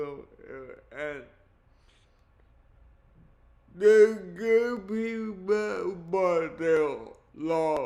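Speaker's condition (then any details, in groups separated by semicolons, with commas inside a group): Cerebral palsy; speech impairment from condition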